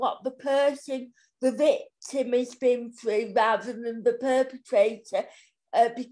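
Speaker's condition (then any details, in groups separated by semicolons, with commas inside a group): Cerebral palsy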